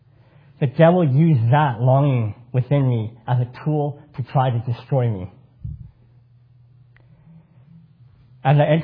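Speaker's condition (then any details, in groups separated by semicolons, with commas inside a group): Cleft palate; congenital cleft palate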